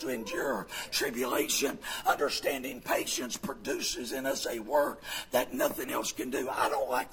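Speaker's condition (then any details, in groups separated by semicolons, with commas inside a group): Vocal fold paralysis; Kermit-the-Frog-like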